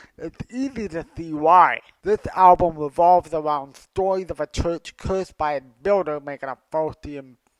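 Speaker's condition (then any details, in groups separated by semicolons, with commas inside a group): Cerebral palsy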